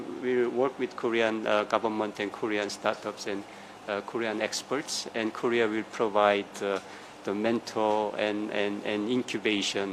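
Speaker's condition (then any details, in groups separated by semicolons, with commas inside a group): No condition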